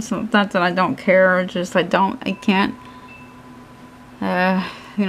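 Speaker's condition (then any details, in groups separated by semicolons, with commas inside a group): Cerebral palsy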